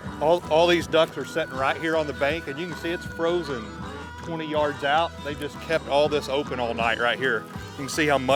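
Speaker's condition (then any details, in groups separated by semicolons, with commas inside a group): No condition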